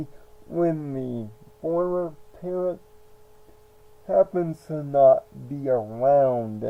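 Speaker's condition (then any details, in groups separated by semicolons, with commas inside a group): Cerebral palsy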